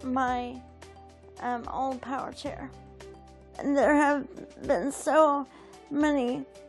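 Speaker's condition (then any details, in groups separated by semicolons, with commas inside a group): Cerebral palsy; unable to walk; mild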